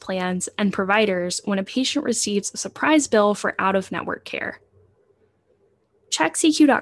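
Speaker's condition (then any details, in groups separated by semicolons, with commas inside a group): No condition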